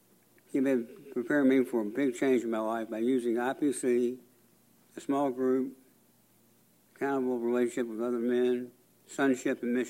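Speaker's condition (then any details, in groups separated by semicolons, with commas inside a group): Parkinson's disease; onset age 49, worsened after 7 years, deep brain stimulation, six surgeries at Vanderbilt Hospital; 17 years since onset, progressive, accelerated during oral cancer treatment, weak, immunotherapy at West Clinic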